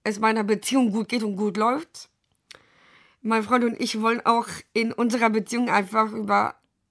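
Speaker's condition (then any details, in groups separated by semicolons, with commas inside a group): Down syndrome; present from birth, wears pacemaker, limits sport and rides; adult, age 20, cannot understand all difficult-language texts, needs easy-language translator; cannot speak freely very well, read prepared question aloud at wahlkampfarena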